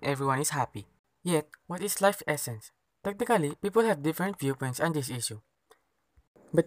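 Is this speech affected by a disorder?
No.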